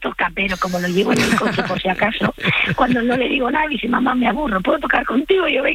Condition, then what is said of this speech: Vocal nodules. Sí, pero bueno, cuando se me pone rota ya la voz, pues ya tiro por Bonnie Tyler o tiro por Joaquín Sabina o tengo mis recursos.